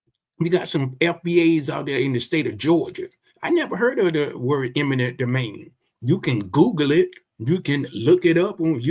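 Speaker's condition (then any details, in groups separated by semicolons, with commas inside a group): No condition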